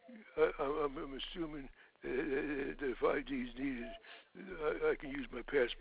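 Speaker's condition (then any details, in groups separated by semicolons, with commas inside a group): Parkinson's disease; no longer drives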